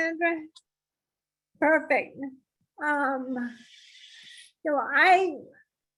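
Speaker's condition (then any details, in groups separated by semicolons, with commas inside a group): ALS; losing weight despite eating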